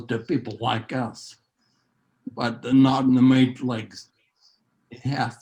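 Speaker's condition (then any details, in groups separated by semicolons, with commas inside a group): Neurological disease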